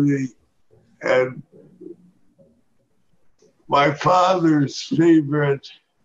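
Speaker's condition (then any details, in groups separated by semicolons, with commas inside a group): Parkinson's disease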